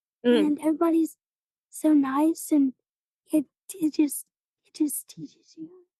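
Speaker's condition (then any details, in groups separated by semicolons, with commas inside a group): Cerebral palsy; recent surgery involving catheters, ongoing therapy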